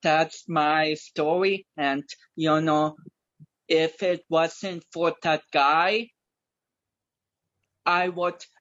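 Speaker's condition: Cerebral palsy; speech affected

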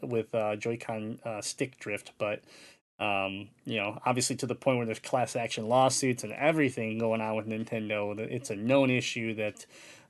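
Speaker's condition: Cleft palate; congenital cleft palate

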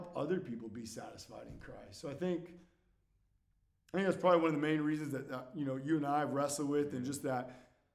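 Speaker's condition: No condition

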